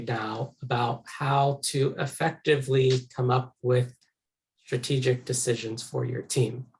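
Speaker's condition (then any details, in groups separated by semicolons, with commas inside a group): No condition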